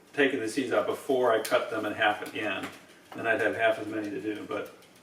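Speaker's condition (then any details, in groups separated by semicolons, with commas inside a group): No condition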